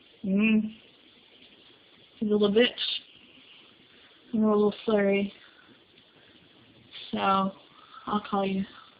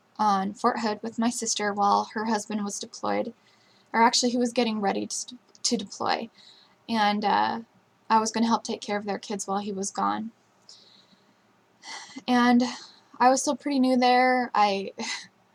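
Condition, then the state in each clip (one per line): Bell's palsy
At onset of Bell's palsy
4 years after onset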